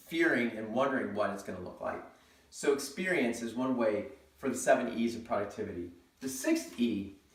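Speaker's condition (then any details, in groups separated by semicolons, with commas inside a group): No condition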